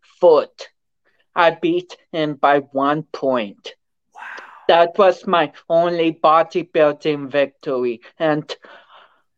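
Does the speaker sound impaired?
Yes: cerebral palsy; affects speech.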